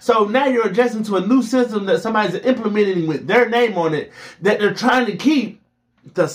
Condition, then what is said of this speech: None; typical speech.